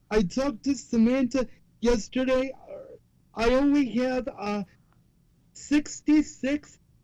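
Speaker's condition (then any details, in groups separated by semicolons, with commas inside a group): Cerebral palsy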